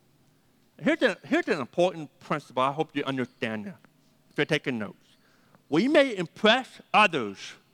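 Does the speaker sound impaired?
Yes: deafness; 80% deaf, hard time hearing phone callers, needs names repeated several times.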